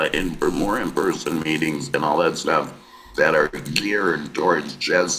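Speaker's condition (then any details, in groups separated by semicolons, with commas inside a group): Laryngectomy; larynx surgically removed; speaks with electrolarynx, skilled placement; earlier intraoral adapter, robotic sound, whisper voice before surgery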